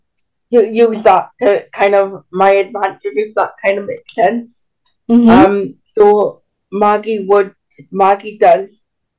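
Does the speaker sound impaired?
Yes: cerebral palsy; can walk but with limits.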